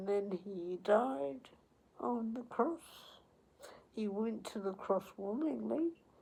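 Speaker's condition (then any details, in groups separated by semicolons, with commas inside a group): Cerebral palsy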